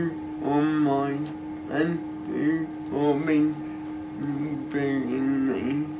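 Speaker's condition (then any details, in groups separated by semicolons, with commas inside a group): Cerebral palsy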